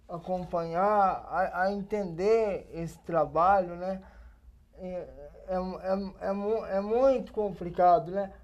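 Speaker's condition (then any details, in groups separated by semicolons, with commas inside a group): Cerebral palsy; age 27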